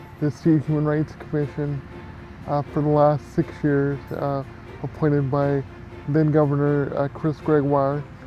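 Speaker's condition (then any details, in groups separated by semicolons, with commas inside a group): Cerebral palsy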